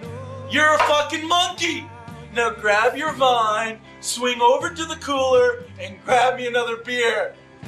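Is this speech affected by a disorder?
No.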